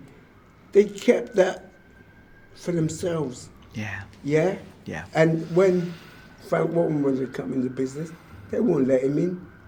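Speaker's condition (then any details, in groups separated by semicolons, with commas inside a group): Motor neurone disease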